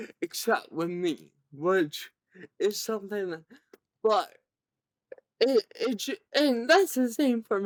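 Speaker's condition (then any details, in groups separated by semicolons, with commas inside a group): Cerebral palsy; present from birth, severe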